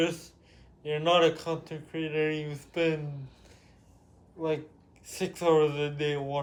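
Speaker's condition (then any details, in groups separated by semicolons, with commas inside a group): Cerebral palsy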